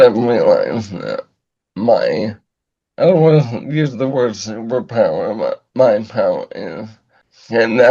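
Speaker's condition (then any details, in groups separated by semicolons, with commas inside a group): ALS; about two years since onset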